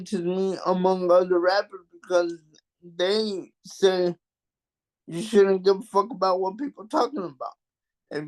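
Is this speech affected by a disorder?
Yes: cerebral palsy; mild.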